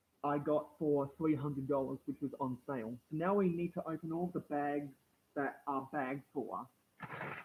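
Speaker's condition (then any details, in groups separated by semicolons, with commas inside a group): No condition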